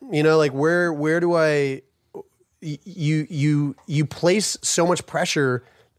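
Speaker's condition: No condition

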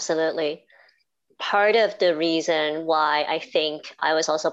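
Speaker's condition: Cleft palate and cleft lip; now clear

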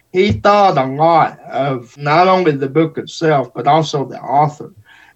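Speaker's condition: Cerebral palsy; wheelchair user

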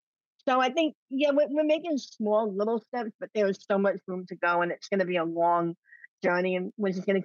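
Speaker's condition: Cleft lip and palate; congenital cleft lip and palate, no single known cause, multiple surgeries throughout life, ongoing medical and dental needs

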